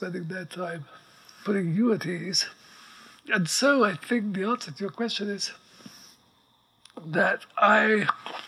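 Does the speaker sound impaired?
Yes: ALS; progressive neuromuscular illness, paralyzed from neck down, effectively quadriplegic; breathes with respirator apparatus, diagnosed about two years earlier, writes through dictation; voice still working perfectly well, breathing apparatus audible in background.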